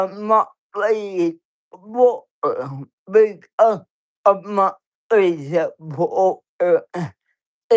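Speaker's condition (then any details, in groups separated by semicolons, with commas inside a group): Cerebral palsy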